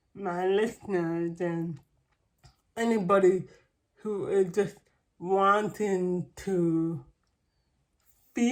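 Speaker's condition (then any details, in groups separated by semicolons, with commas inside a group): Cerebral palsy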